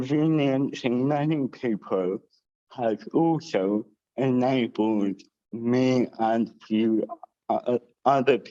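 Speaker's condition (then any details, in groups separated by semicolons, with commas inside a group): Cerebral palsy with dysarthria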